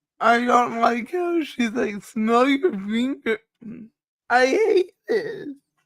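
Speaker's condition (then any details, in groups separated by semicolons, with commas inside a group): Cerebral palsy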